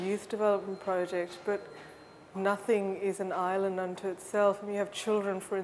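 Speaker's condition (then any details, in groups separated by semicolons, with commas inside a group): No condition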